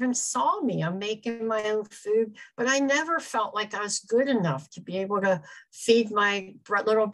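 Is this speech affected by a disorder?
Yes: cleft palate; congenital, extremely severe.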